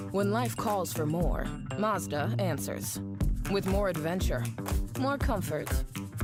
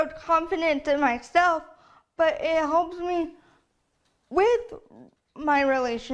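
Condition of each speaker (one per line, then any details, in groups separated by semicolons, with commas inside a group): No condition
Cerebral palsy; spastic quadriplegic, underdeveloped central nervous system, born 3 months premature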